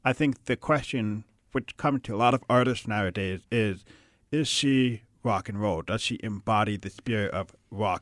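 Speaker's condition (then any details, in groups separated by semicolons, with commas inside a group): Hard of hearing; deaf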